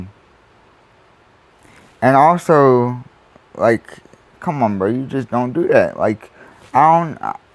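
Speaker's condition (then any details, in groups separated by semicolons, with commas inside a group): Cerebral palsy; uses wheelchair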